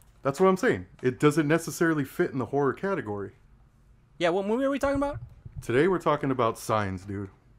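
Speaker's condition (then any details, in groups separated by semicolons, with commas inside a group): No condition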